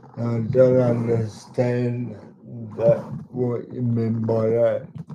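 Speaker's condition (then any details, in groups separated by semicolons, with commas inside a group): Cerebral palsy; talks slowly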